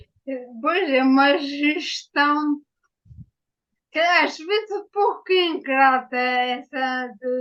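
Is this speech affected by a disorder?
Yes: ataxia after brain injury.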